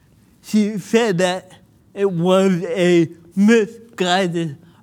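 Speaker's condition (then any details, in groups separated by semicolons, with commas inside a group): Cerebral palsy; listeners may need to rewind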